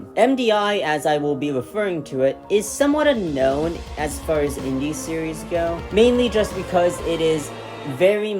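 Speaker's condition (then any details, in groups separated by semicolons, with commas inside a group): No condition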